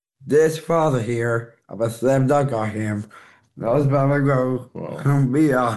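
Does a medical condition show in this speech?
Yes: Down syndrome; congenital, 14-year-old boy, may pick things up more slowly per father.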